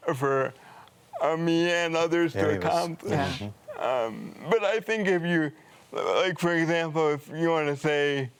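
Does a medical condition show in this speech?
Yes: cerebral palsy; from birth, premature.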